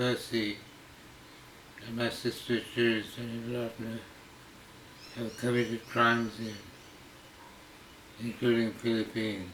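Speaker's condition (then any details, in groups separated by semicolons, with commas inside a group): Slurred speech from poisoning; hypersalivation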